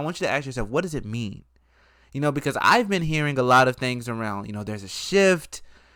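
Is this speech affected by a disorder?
No.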